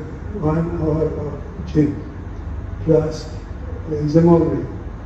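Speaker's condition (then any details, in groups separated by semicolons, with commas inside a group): Parkinson's; diagnosed 13 years ago, age 75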